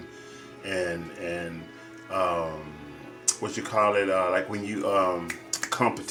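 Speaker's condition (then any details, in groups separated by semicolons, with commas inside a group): No condition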